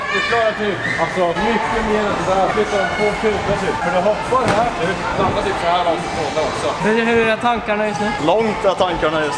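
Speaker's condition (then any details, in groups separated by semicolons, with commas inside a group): No condition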